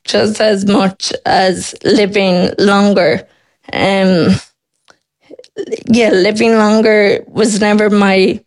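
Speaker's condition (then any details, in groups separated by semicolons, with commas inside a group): Friedreich's ataxia; symptoms late primary school, diagnosed 12 by professor King, Temple Street, three scoliosis spinal surgeries; age 28, fully wheelchair reliant, mild cardiomyopathy, fatigue, nightly burning foot nerve pain, Skyclarys not reimbursed; speech expected to disappear, synthetic voice expected, swallow worsening toward thickeners, breathing may need ventilator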